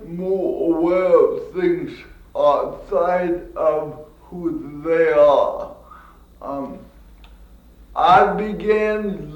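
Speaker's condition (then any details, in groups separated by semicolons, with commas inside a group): Cerebral palsy; from birth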